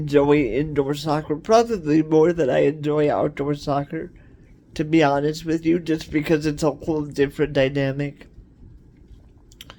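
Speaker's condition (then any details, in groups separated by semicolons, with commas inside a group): Cerebral palsy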